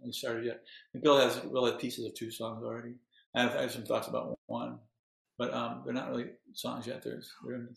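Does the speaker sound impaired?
Yes: Parkinson's disease; onset age 42, 19 years since, medicine four times daily plus Indian bean, hospital physical therapy; hard on voice, needs about two weeks of singing practice to regain voice.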